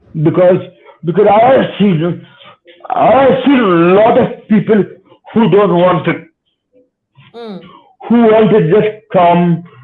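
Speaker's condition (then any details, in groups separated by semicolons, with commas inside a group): Cerebral palsy; spastic type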